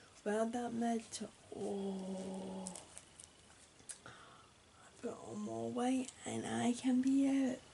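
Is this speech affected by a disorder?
Yes: cerebral palsy.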